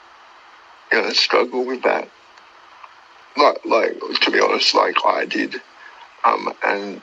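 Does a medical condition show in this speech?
Yes: cerebral palsy; born two months premature, uses wheelchair.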